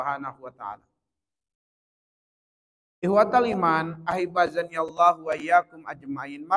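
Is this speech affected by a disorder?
No.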